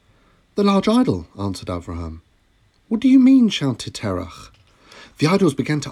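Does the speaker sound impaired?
No.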